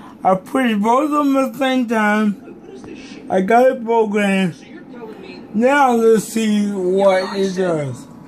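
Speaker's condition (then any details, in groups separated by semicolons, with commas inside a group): Cerebral palsy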